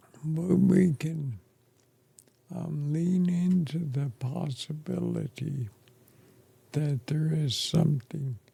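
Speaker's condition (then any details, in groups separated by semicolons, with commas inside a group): ALS; affects chest and throat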